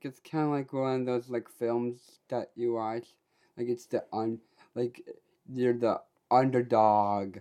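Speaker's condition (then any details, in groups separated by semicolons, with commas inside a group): Down syndrome; does public speaking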